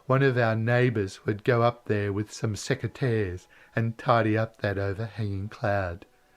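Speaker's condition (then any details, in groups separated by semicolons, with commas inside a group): No condition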